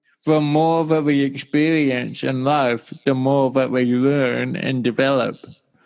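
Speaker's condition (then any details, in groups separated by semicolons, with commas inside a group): Cerebral palsy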